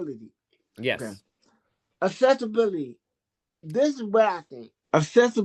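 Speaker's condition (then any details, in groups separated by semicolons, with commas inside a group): Cerebral palsy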